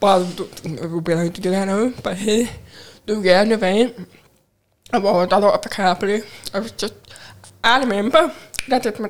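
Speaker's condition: Profound deafness, cochlear implant; getting tired, following conversations exhausting

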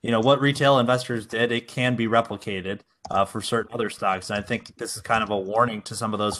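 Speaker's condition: No condition

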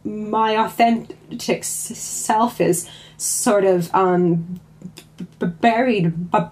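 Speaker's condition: Stammering; stammer since childhood; stammer somewhat unpredictable, switches words to hide it less than most people who stammer; prolonged sounds

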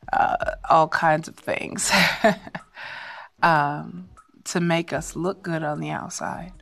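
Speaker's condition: No condition

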